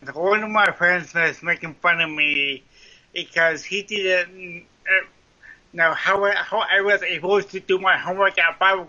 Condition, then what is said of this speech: Cerebral palsy. That's because I have a mild form of cerebral palsy, And I'm going to be joking about my speech impediment throughout the show.